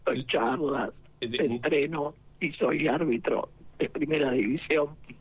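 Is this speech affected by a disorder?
Yes: laryngectomy, esophageal speech; total laryngectomy for cancer of larynx and vocal cords, four complicated operations, totally mute after surgery; cancer reported all well after surgery and treatment, some bad days; esophageal voice, very hard to relearn, sounds fairly clear, no assistive device.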